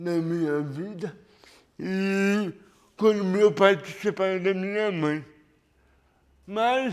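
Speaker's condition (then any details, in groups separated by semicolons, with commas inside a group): Cerebral palsy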